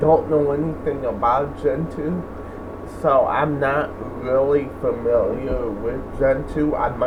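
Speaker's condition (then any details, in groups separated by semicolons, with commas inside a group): Cerebral palsy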